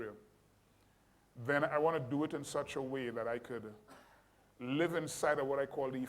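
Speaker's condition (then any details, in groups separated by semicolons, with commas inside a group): No condition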